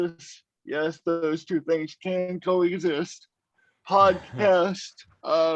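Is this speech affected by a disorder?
Yes: cerebral palsy.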